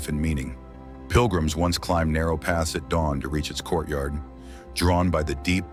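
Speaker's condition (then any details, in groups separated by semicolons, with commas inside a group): No condition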